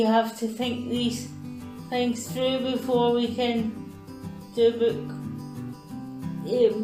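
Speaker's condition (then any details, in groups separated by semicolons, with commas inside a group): Cerebral palsy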